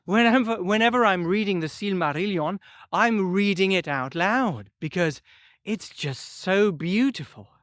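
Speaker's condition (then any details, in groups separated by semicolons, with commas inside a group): No condition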